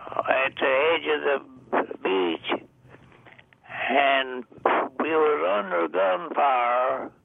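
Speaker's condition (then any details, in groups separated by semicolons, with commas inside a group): Deafness; also blind, age 99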